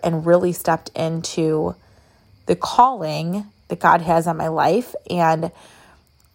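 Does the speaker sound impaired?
No.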